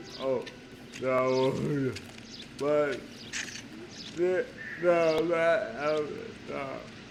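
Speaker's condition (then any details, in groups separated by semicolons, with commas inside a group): Cerebral palsy; speech impairment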